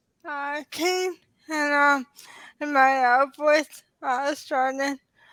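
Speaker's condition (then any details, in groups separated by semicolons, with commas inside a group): ALS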